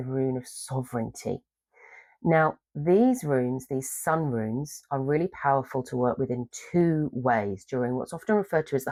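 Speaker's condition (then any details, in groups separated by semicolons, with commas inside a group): No condition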